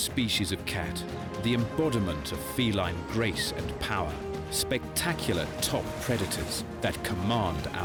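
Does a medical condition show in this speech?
No.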